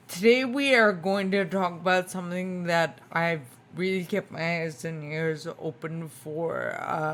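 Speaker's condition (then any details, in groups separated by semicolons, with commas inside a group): Spinocerebellar ataxia type 2, SCA2; tongue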